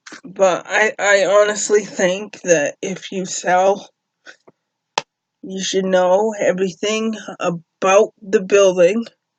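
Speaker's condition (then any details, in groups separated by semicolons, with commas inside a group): Cerebral palsy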